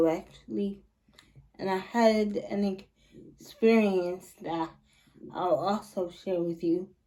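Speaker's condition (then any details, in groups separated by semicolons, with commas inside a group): Cerebral palsy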